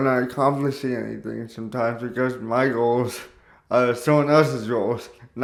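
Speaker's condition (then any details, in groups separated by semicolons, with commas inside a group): Cerebral palsy; caused by stroke at birth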